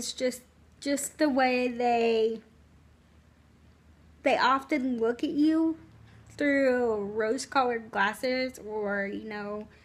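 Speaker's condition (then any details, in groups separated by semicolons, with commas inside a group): Cerebral palsy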